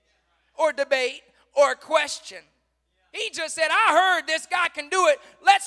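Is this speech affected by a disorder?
No.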